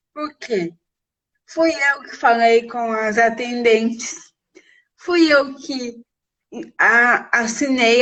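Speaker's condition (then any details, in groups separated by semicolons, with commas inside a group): Cerebral palsy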